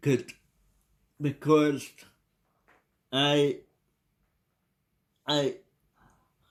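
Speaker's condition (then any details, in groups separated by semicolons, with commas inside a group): Cerebral palsy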